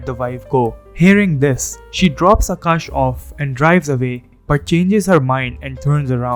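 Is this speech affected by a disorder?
No.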